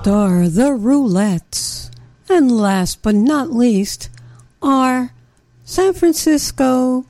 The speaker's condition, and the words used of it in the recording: No condition.